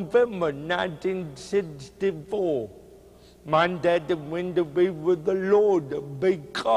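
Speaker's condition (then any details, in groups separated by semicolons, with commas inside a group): Cerebral palsy; speech hard to understand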